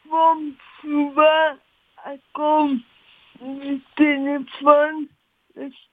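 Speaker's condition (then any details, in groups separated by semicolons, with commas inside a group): Cerebral palsy; since birth, oxygen loss to brain during delivery, all four limbs affected, walks slowly, spasms; speech affected, listeners must pay attention to follow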